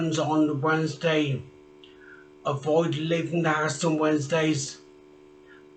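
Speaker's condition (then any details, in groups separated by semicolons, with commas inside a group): Traumatic brain injury; speech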